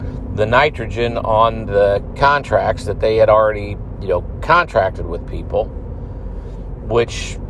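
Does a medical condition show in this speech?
No.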